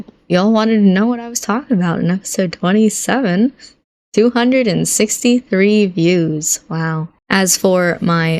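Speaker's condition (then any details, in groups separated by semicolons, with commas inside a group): No condition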